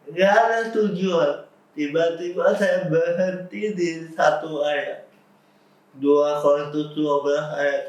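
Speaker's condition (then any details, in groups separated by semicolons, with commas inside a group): Cerebral palsy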